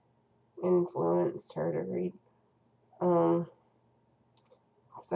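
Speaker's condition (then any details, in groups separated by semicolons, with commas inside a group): Cerebral palsy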